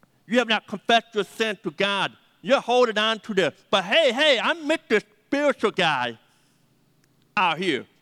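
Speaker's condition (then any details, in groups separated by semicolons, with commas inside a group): Deafness; hard time hearing phone callers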